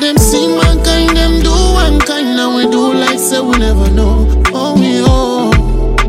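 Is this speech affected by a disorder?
No.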